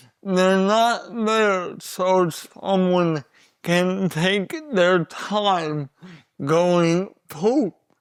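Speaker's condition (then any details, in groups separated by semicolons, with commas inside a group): Cerebral palsy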